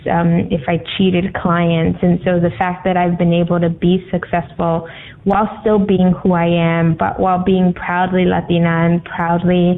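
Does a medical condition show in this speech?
No.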